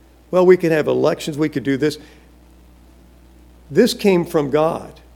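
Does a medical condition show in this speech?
No.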